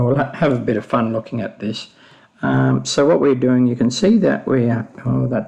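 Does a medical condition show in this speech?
No.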